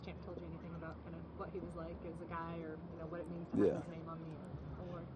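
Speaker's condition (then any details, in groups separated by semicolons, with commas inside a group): No condition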